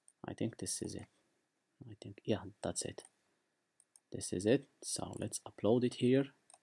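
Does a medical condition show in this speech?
No.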